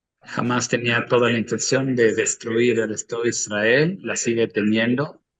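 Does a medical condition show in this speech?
No.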